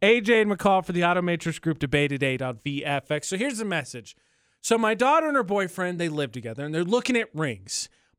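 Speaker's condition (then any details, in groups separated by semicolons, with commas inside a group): No condition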